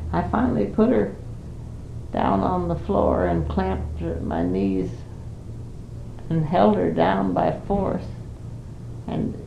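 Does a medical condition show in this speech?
Yes: Parkinson's; Parkinson's for 5 years.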